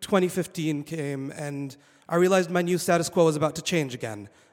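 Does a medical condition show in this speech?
No.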